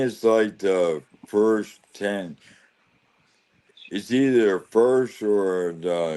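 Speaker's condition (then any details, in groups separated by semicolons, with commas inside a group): ALS; losing ability to talk and swallow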